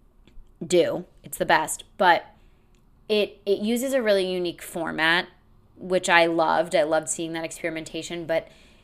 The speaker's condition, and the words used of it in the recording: No condition.